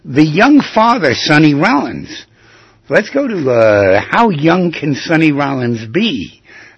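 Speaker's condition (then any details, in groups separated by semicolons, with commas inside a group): No condition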